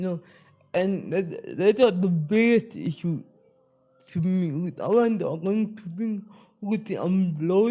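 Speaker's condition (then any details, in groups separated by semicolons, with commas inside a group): Spastic cerebral palsy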